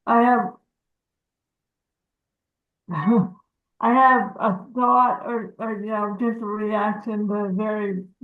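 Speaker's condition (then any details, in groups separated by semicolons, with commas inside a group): Cerebral palsy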